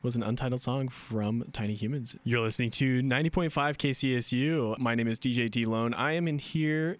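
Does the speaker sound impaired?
No.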